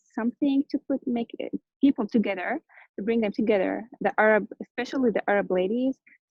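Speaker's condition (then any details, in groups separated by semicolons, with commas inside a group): No condition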